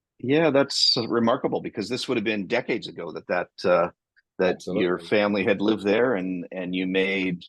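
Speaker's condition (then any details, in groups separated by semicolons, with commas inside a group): No condition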